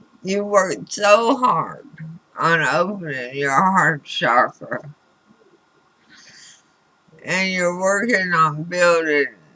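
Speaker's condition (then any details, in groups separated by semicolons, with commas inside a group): Throat cancer radiation damage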